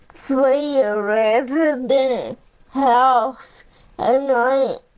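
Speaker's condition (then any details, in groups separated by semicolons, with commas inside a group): Cerebral palsy; powerchair user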